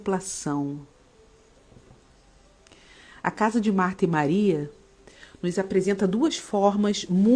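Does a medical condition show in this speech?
No.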